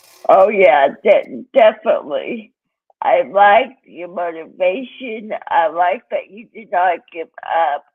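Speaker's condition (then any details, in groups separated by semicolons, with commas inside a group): Cerebral palsy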